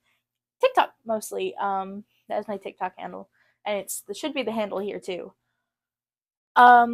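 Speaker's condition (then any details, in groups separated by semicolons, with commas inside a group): No condition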